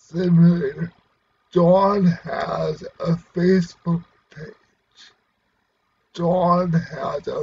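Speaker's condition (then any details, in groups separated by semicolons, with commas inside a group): Cerebral palsy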